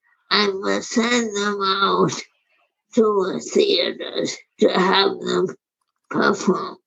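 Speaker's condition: Primary lateral sclerosis; progressing, physical and occupational therapy, ALS clinic, ALS support group, ALS Association Philadelphia support

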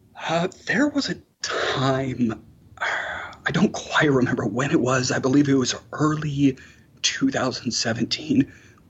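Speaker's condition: Spasmodic dysphonia; vocal cords break open when speaking, breathy on certain syllables, can still communicate and be heard

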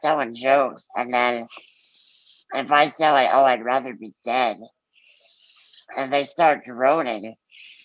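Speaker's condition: Muscular dystrophy; good public speaker

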